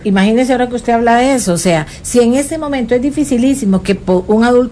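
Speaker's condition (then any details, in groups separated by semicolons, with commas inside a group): No condition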